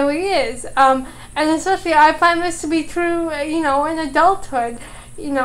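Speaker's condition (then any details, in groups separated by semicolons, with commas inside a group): Cerebral palsy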